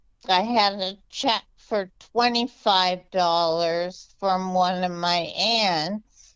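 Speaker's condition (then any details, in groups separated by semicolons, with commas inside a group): Multiple sclerosis; diagnosed at age 17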